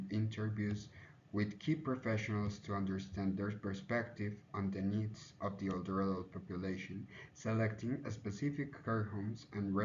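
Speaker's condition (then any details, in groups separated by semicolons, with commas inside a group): No condition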